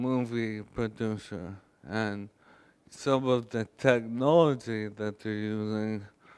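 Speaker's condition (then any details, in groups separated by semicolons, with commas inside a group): ALS, speech-generating device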